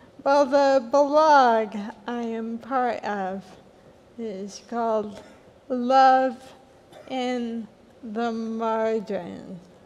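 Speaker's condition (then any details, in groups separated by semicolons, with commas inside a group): Hereditary spastic paraplegia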